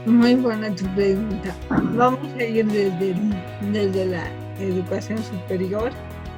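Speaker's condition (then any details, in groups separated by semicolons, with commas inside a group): Cerebral palsy from birth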